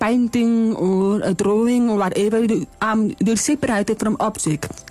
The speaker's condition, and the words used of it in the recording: Deafness. Okay, so I learned from an early age how to speak like a hearing person and how to read lips.